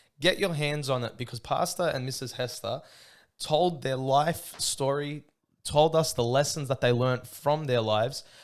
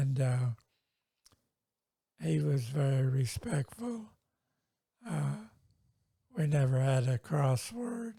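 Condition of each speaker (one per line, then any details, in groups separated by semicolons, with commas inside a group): No condition
Multiple sclerosis; progression stopped, 91 years old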